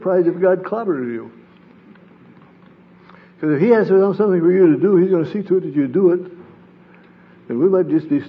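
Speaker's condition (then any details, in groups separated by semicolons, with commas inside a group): Parkinson's disease; diagnosed while wife was dying of cancer, lost balance and body coordination; sleep disrupted, wakes around 3 am unable to return to sleep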